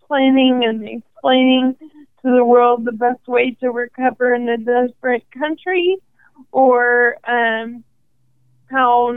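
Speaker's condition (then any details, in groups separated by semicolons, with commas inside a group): ALS; about 5.5 years since diagnosis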